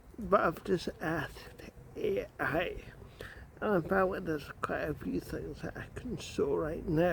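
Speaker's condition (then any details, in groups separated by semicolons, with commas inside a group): Cerebral palsy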